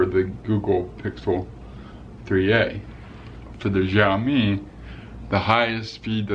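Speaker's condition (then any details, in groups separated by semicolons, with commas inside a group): Cerebral palsy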